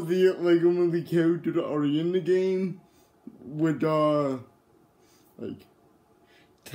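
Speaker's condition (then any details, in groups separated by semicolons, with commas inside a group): Cerebral palsy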